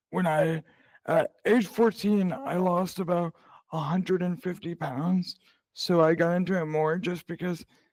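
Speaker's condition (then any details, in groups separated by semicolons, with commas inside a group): Cerebral palsy; present from birth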